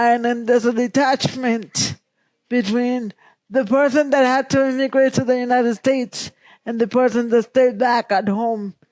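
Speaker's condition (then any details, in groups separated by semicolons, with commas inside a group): Cerebral palsy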